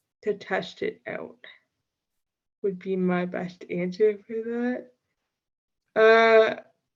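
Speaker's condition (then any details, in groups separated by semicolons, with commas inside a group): Cerebral palsy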